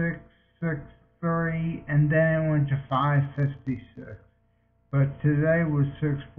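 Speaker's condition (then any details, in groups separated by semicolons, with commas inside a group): Multiple sclerosis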